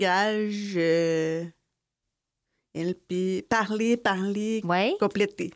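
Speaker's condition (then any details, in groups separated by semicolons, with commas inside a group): Deafness; hearing aids, learned LPC (Langage Parlé Complété), LSQ from Cégep, school with hearing pupils from age 6; hearing aids by day, none at night or on waking, light alert system at night; speaks and communicates orally, loses track in multi-speaker settings, later used LSQ interpreters in class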